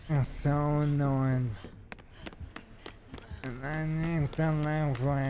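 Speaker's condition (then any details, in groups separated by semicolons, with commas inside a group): ALS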